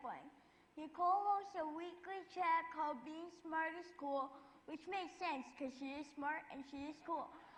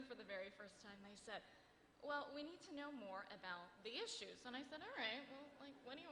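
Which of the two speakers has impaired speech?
The first: cerebral palsy; wheelchair user; speech, physical, occupational therapy, muscle relaxant, past surgery complications; sometimes hard to understand, partly from muscle relaxant.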